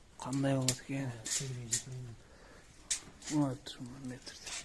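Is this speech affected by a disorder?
No.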